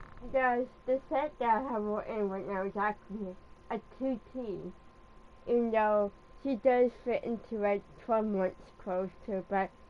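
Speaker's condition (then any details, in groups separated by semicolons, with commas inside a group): Cerebral palsy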